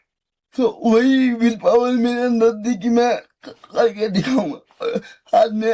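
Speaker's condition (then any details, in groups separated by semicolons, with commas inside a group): Cerebral palsy; since childhood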